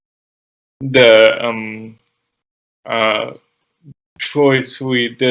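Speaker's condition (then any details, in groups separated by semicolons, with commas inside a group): Cerebral palsy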